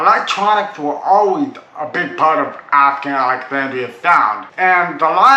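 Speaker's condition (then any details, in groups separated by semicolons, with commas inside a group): Cerebral palsy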